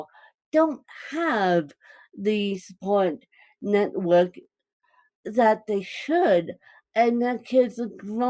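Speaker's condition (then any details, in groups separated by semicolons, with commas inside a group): Cerebral palsy, mixed, moderate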